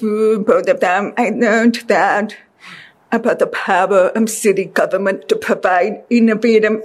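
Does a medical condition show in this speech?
Yes: deafness; deaf since childhood.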